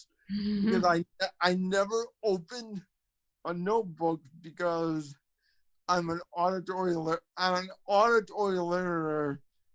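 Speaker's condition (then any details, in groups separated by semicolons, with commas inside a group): Cerebral palsy, spastic quadriplegia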